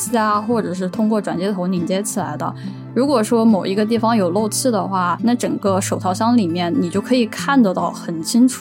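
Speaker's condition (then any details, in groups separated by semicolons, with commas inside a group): No condition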